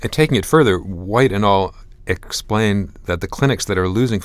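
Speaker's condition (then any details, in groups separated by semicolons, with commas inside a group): No condition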